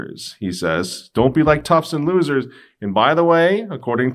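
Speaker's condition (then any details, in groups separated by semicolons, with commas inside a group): No condition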